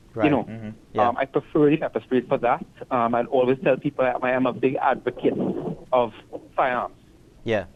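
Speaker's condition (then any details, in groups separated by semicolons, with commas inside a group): No condition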